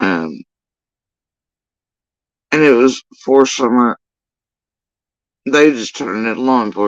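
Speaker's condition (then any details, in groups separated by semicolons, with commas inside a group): Facial paralysis after surgery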